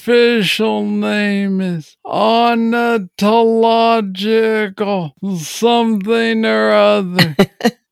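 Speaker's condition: Parkinson's disease; diagnosed at age 35, lost sense of smell (anosmia), self-devised daily sniff therapy with four essential oils; clear on good days, slurred words when off, intelligibility varies between episodes

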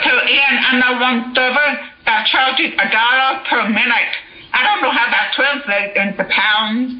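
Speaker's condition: Deafness; accent, voice search does not recognise voice

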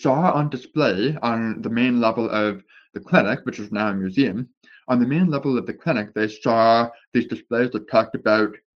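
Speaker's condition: Deafness with speech impediment, born deaf; English not familiar

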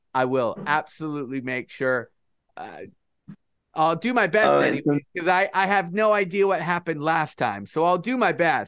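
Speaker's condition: No condition

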